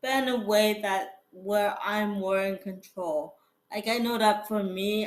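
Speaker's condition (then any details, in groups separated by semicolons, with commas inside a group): Cerebral palsy; fall risk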